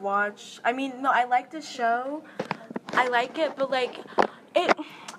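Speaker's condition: No condition

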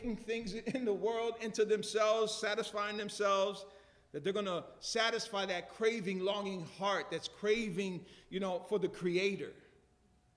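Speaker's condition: No condition

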